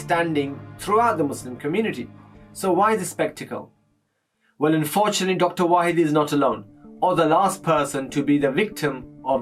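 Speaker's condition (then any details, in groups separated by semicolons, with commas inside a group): No condition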